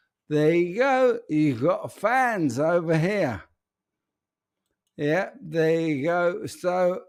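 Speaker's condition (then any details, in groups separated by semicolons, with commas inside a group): ALS; voice may sound peculiar tonight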